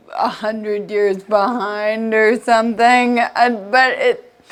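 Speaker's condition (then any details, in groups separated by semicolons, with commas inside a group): Friedreich's ataxia; progressive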